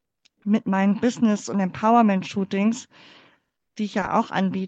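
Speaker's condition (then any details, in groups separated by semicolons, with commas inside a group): Cleft palate; speaking in front of class and using voice for speaking never felt easy, sang a lot instead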